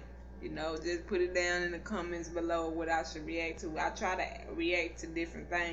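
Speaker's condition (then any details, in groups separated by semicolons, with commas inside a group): Cerebral palsy; not paralyzed, can stand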